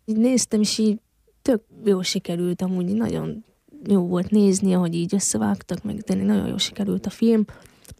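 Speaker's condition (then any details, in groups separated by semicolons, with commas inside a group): Hearing loss since birth; congenital, found at age one, device with surgery at 2.5, eight ear operations (3 left, 5 right) until ten; wears hearing device, blow to head could damage it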